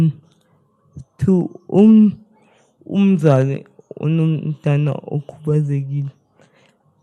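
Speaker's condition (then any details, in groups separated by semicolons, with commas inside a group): Spastic cerebral palsy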